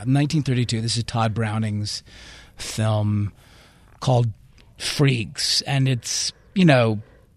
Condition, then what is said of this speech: None; typical speech.